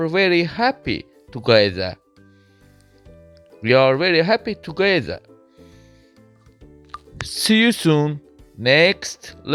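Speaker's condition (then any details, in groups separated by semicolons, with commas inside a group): No condition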